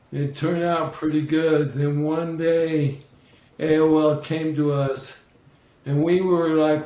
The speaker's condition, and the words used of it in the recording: ALS (motor neuron disease). I apologize in advance for my slurred speech but that's part of ALS.